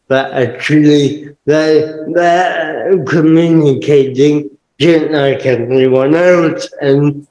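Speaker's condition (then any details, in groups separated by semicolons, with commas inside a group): Cerebral palsy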